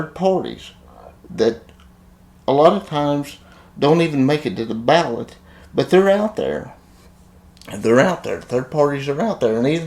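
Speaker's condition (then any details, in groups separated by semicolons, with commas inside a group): Cerebral palsy; uses wheelchair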